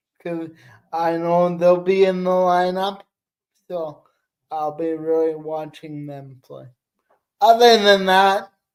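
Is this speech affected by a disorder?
Yes: cerebral palsy.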